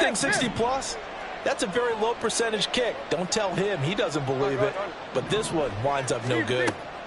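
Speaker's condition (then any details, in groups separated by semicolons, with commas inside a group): No condition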